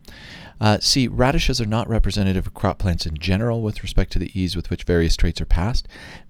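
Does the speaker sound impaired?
No.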